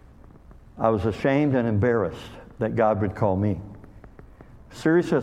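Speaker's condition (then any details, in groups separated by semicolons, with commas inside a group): Cleft lip and palate; called hair lip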